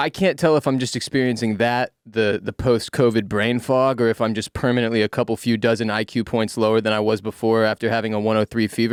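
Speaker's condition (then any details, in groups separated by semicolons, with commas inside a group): No condition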